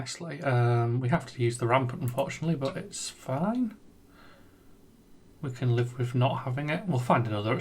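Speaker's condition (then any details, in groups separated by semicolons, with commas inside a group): No condition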